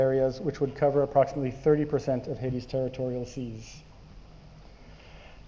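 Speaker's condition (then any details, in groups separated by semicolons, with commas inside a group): No condition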